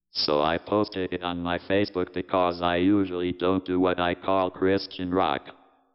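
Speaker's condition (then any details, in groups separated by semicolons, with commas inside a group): Cerebral palsy, speech-generating device; cerebral palsy diagnosed at age 4, brain injury to cerebellum, cannot walk, uses wheelchair; own speech hard to understand, talks and sings through speech software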